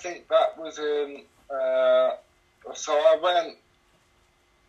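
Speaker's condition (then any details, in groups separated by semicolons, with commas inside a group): Cerebral palsy; cerebral palsy affecting all limbs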